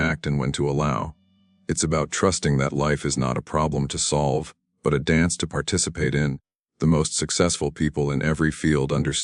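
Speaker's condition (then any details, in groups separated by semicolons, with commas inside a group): No condition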